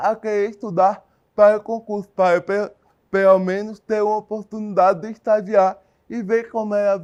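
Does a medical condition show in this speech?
Yes: cerebral palsy.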